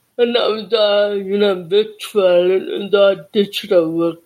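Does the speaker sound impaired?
Yes: deafness.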